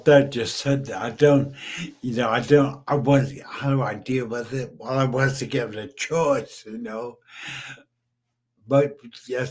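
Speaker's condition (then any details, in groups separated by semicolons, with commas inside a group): Brain injury; aneurysm stroke, cerebellum damaged, epilepsy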